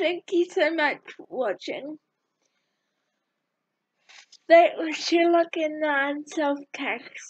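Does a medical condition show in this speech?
Yes: cerebral palsy.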